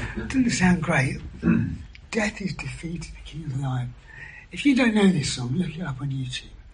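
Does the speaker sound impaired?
Yes: throat cancer surgery, vocal injections; cancerous neck tumour, operations at Guy's, radiotherapy, one vocal cord half paralysed, deaf one ear, BAHA hearing aid; years after treatment, three vocal cord injections, swallow disorder, chokes on food; whispered after surgery, two or three words per breath, injections now allow full sentences.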